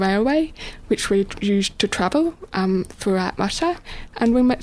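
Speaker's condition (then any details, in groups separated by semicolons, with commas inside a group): Deafness, born deaf; uses spoken English and Auslan (Australian sign language), signing since age 16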